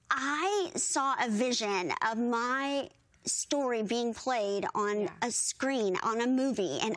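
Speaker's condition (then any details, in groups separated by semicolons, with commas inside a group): Bilateral cleft lip and palate; severe bilateral cleft lip and palate from birth, unable to nurse, not expected to hear, speak; earlier speech hard to understand, needed interpreters, strong singing voice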